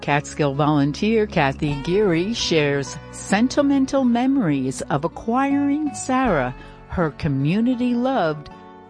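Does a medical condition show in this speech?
No.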